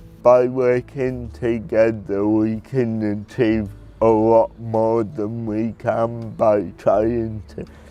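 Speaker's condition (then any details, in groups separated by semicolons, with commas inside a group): Cerebral palsy; early prognosis of never talking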